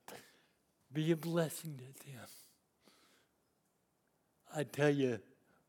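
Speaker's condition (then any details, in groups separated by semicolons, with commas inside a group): Cerebral palsy; lifelong disability since youth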